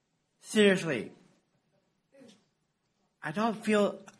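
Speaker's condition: Down syndrome; played as soundbite

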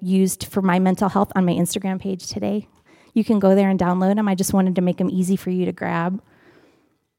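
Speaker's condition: No condition

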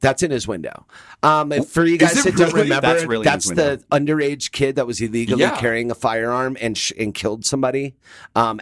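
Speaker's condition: No condition

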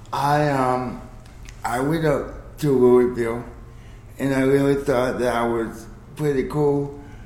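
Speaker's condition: Cerebral palsy; daily fight against body spasms and gyrations

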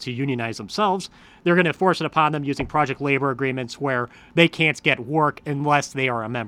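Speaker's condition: No condition

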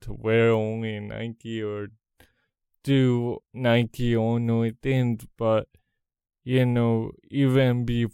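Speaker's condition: Cerebral palsy; congenital

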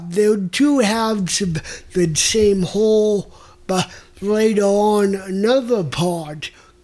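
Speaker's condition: Mild cerebral palsy; slightly higher-pitched than typical male voice

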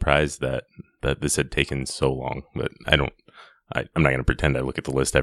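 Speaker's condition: No condition

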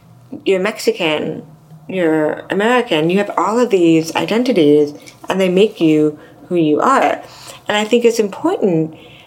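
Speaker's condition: Deafness, severe to profound; implant worse ear 34

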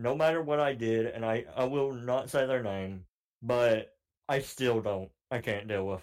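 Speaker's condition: Cleft palate; cleft palate since childhood

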